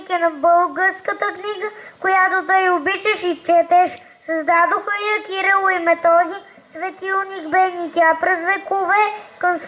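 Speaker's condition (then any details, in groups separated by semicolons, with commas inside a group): No condition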